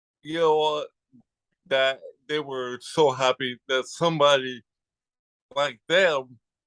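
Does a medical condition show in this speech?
Yes: cerebral palsy; from birth, premature, lack of oxygen, infant stroke, past surgeries.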